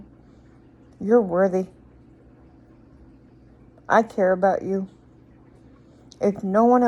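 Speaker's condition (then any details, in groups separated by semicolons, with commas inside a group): Cerebral palsy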